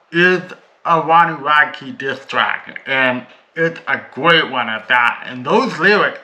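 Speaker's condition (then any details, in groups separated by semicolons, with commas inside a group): Cerebral palsy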